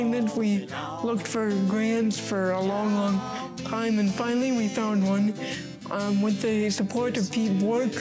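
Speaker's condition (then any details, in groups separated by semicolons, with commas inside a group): Cerebral palsy; some speech affected, childhood speech therapy, newborn breathing help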